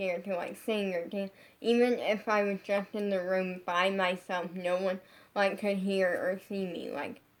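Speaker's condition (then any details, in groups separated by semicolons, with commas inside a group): Brain injury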